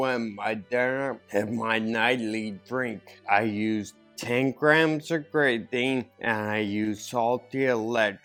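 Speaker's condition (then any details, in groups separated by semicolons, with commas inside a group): Ataxia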